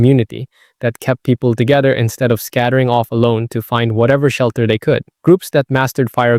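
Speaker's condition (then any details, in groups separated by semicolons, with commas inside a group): No condition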